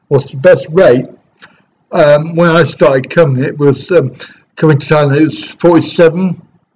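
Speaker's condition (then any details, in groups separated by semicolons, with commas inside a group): Cerebral palsy; back surgery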